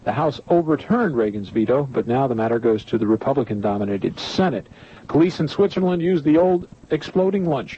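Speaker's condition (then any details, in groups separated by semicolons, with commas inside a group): No condition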